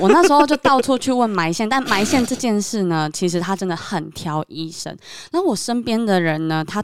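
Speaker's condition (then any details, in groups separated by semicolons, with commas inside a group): Submucous cleft palate; recent cough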